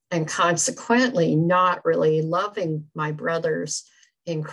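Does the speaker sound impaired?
Yes: cleft palate; congenital, extremely severe, no nose, no upper lip, no upper palate at birth, hole unclosed initially; visible scars from cleft palate, nose constructed by a surgeon; breathing problems from birth, unable to be fed as infant.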